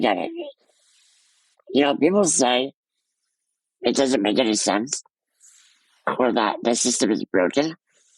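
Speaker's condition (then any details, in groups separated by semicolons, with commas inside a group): Muscular dystrophy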